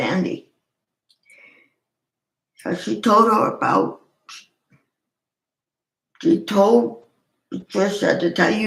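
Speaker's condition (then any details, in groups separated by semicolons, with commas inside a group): Cerebral palsy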